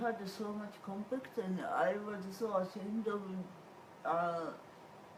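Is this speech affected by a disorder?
Yes: cerebral palsy; whole body affected.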